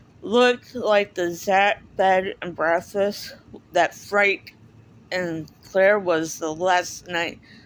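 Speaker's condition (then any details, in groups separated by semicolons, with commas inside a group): Cerebral palsy; speaks differently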